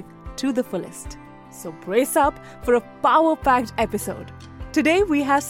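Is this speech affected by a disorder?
No.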